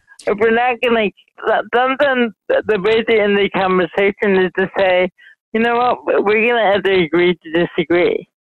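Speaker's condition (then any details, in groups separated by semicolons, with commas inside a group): Mild cerebral palsy; speech affected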